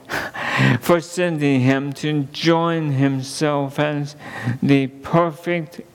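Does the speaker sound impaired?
Yes: ALS; under neurologist care.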